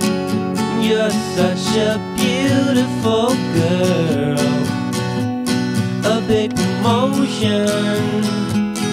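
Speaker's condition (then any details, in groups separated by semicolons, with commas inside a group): No condition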